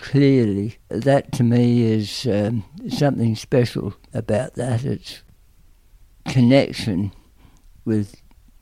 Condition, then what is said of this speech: Tongue cancer surgery. It did leave me with speech problems and swallowing problems, which I still have to a certain extent.